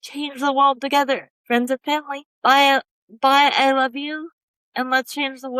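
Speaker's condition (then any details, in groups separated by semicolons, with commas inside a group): Cerebral palsy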